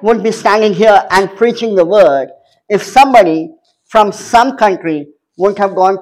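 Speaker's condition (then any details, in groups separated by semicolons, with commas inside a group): Cleft palate; congenital cleft palate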